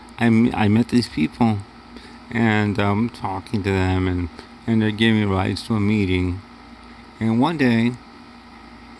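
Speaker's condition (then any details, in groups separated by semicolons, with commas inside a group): Cerebral palsy; wheelchair user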